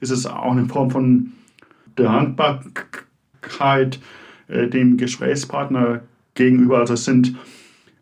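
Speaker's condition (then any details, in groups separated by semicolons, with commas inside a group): Stuttering; developmental, lifelong, possibly inherited, father stuttered, brother fluent, logopedic speech therapy, constant since second grade; not at all fluent, blocks, repetitions, filler hesitations, stutters even in dreams, fluent in writing; blocks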